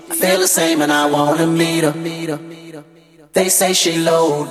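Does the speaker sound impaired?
No.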